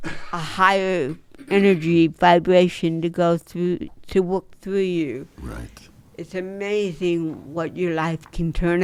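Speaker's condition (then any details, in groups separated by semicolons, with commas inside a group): Dystonia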